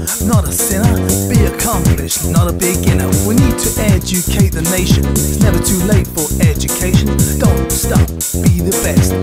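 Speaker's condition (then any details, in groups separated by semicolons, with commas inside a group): No condition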